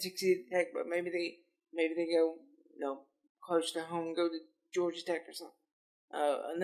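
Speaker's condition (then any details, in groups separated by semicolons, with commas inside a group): Cerebral palsy; lifelong physical disability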